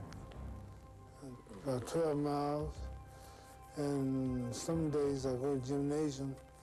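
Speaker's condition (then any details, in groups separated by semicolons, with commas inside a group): Parkinson's syndrome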